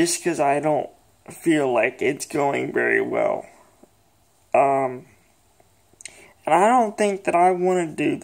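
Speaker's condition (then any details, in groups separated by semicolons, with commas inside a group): Cerebral palsy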